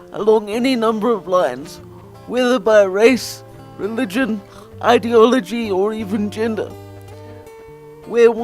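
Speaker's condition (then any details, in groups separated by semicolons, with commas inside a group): Quadriplegic cerebral palsy, severe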